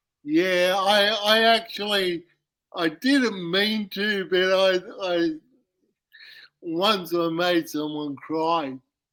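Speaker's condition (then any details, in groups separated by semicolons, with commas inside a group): Cerebral palsy; uses wheelchair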